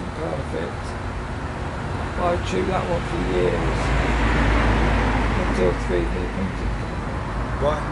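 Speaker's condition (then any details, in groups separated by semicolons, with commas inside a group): Motor neurone disease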